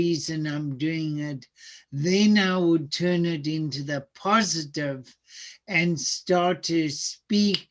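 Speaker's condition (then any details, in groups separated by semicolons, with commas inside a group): Cerebral palsy; speech sounds atypical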